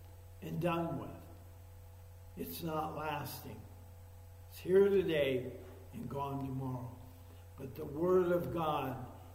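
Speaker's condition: ALS; walking

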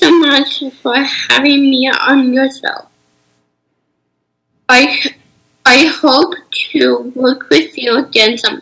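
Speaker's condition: Down syndrome; age 13

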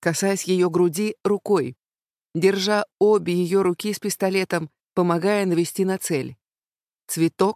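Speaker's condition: No condition

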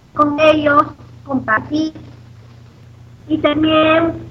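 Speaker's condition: Down syndrome; answers interview questions in full sentences

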